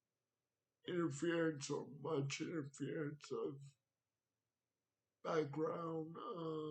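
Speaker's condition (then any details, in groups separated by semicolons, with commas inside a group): Cerebral palsy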